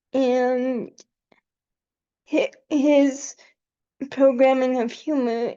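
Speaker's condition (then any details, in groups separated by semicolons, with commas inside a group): Cerebral palsy; able to articulate and speak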